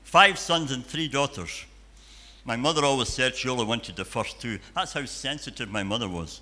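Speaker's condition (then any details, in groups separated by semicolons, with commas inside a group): Cleft palate and cleft lip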